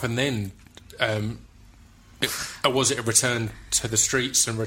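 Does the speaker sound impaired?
Yes: stutter; long-standing stutter, known to regular listeners; very nervous recording over serious subject; stuttered more than on any other episode, due to nerves over serious subject; here blocks.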